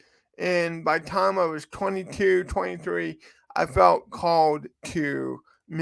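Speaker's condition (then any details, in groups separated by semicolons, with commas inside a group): Cerebral palsy; from birth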